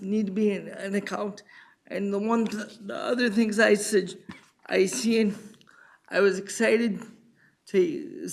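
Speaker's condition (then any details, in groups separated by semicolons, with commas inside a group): Cerebral palsy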